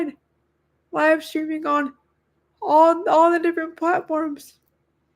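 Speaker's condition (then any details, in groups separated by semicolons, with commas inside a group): Spastic quadriplegic cerebral palsy; spasticity pump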